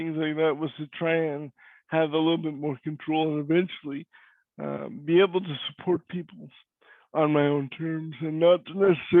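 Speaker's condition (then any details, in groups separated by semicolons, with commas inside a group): Cerebral palsy; cannot walk; voice is different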